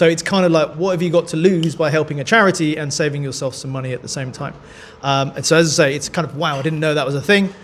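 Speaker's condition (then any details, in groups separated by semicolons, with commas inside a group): No condition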